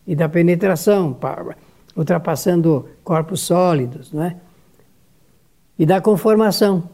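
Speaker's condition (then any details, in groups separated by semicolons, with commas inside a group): No condition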